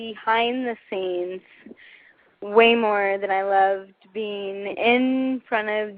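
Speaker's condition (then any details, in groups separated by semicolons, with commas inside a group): Cerebral palsy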